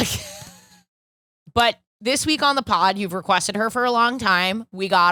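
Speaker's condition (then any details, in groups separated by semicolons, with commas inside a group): No condition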